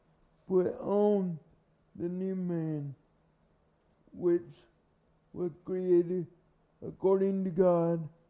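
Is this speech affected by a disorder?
Yes: cerebral palsy; from birth.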